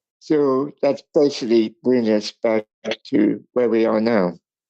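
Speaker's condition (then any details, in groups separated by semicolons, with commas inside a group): Cerebral palsy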